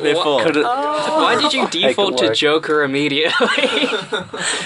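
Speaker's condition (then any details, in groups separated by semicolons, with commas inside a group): No condition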